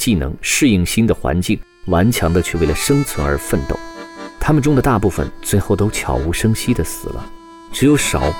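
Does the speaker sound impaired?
No.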